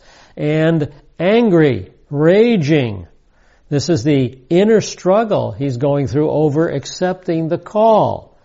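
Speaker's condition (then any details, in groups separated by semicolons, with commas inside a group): No condition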